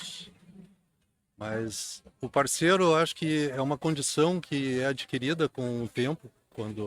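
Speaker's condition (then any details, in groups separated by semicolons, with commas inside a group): No condition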